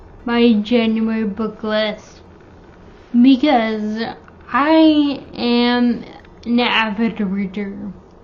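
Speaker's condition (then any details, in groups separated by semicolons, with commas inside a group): Friedreich's ataxia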